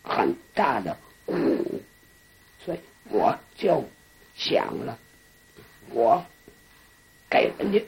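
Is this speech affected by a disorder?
Yes: laryngectomy; total laryngectomy, permanent neck tracheostoma; speaks with esophageal speech, learned at training class for laryngectomy patients; esophageal speech from forced burping, learned with effort.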